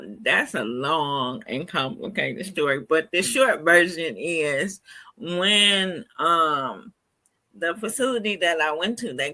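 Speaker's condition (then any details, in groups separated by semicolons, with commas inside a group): Cerebral palsy; spastic triplegia, right side, severe lower-limb spasticity, mainly wheelchair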